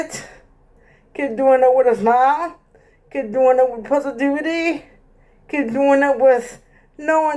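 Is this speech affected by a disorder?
Yes: cerebral palsy; present from birth.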